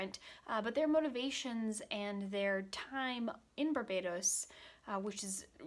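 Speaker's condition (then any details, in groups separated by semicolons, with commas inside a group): No condition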